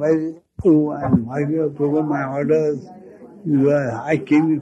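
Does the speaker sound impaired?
Yes: speech loss after head injury; very difficult to utter words, speech feels heavy.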